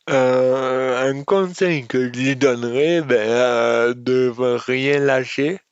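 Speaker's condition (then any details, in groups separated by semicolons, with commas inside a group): Dystonia; speech disorder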